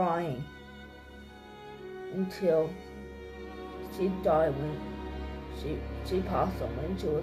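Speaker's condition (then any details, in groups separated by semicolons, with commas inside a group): Cerebral palsy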